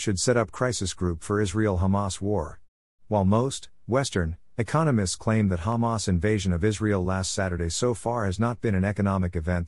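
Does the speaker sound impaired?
No.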